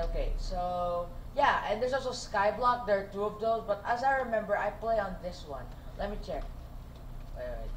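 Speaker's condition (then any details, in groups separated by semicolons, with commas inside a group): No condition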